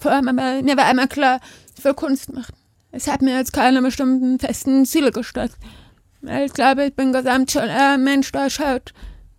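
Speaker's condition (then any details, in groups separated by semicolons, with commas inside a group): Deafness; lip-reads hosts without interpreter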